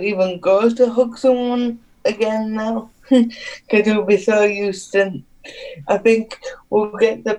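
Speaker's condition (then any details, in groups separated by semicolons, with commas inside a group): Cerebral palsy; needs adapted housing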